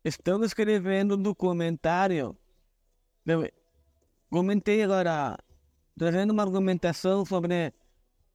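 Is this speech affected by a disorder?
Yes: Down syndrome.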